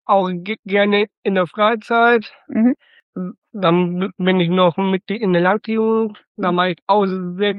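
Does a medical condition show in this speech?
Yes: Down syndrome (trisomy 21); detected on ultrasound two days before birth, caesarean at St. Vinzenz Krankenhaus Datteln, Frühförderstelle early support; age 26, some limitations mentioned.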